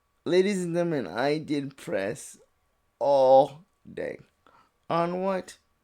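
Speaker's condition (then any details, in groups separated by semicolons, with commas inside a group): Cerebral palsy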